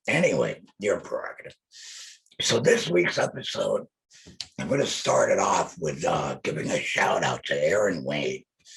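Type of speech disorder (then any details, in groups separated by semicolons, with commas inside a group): Electrolarynx speech; laryngectomy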